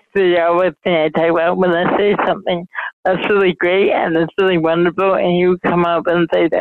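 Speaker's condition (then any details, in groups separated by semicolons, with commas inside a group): Mild cerebral palsy; speech affected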